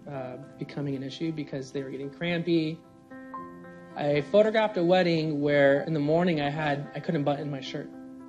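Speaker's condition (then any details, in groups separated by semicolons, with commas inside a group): No condition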